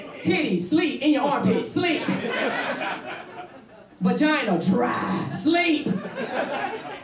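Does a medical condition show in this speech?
No.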